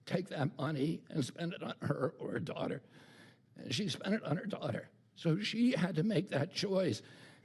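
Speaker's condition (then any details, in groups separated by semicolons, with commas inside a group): No condition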